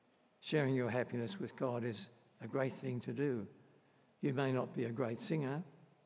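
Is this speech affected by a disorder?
Yes: Parkinson's disease; voice may crack.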